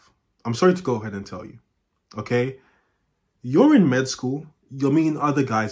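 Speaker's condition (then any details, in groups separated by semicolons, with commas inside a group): No condition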